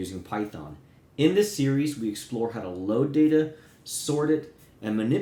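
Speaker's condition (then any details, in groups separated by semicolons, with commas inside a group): No condition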